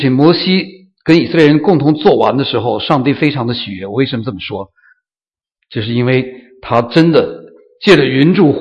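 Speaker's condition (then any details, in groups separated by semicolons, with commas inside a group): No condition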